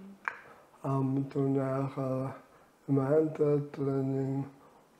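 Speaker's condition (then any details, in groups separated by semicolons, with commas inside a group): Amyotrophic lateral sclerosis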